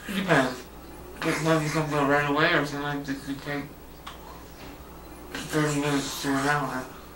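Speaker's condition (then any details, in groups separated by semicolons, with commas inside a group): Duchenne muscular dystrophy; genetic, progressive muscle degeneration and weakness; uses cough assist machine for secretions; breathing difficulty, many lung secretions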